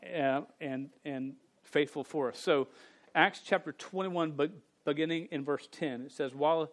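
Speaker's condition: Stutter; stutter since age 5, persisted through teenage years, no successful fix; still stutters, speaking publicly for about 23-24 years; not fully fluent, stuttered on own name as teenager; repeated sounds, blocks

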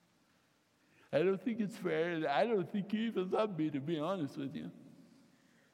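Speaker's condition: Cerebral palsy, mild; typewriter for writing

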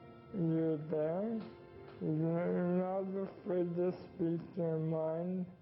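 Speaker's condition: ALS; voice tough to understand

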